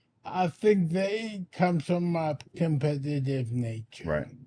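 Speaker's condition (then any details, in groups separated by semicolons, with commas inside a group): Anoxic brain injury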